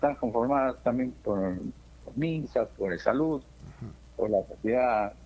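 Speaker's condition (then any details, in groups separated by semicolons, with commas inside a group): Parkinson's disease; 11 years since onset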